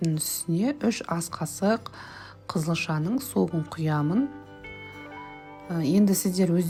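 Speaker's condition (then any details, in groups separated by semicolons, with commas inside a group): No condition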